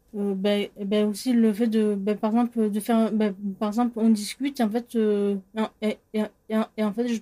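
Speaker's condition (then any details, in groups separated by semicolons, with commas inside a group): Cluttering and stuttering; stuttering since about age 12-13, cluttering identified later during therapy; in speech therapy, cluttering more bothersome than stuttering; rapid cluttered speech, extra, cut or forgotten words, often asked to repeat, hard to understand; repeated sounds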